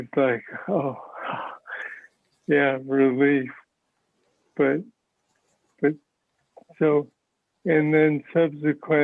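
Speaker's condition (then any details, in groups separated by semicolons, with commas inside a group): Parkinson's disease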